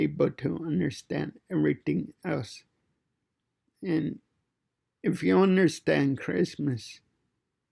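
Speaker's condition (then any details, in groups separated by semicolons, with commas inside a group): Cerebral palsy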